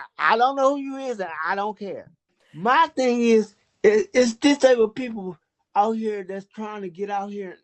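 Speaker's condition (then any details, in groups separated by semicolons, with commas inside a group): Cerebral palsy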